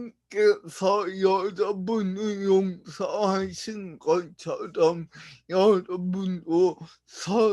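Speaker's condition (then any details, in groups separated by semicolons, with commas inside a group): Brain lesion disability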